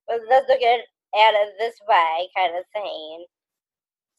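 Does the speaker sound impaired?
Yes: Down syndrome.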